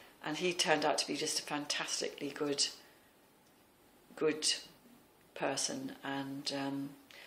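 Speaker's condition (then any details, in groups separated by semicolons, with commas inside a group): No condition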